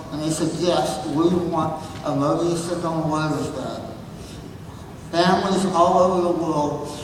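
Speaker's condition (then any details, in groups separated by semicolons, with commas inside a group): Moebius syndrome; since birth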